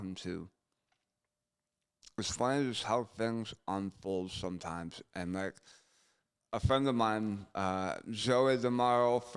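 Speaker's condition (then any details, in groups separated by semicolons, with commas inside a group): Gunshot injury to chin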